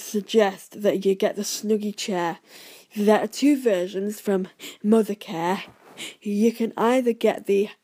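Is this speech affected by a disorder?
Yes: stammer; cold, voice nasal and froggy, exaggerating speech as stammer technique; speech deliberately exaggerated, may sound strange, helps stammer and confidence; here prolonged sounds.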